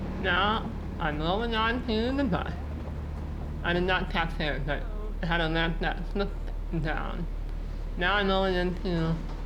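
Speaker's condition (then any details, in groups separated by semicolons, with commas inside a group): Muscular dystrophy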